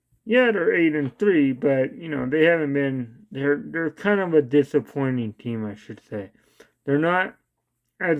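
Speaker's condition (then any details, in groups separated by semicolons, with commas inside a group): Cerebral palsy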